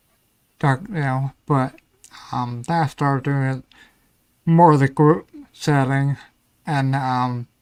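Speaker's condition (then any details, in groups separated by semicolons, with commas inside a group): Ataxia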